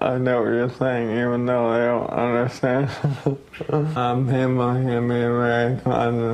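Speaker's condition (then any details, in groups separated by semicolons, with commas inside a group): ALS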